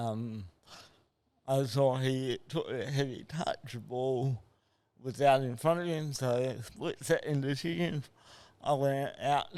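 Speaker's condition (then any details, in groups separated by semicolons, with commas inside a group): Cerebral palsy; from birth, no breathing for 37 minutes after birth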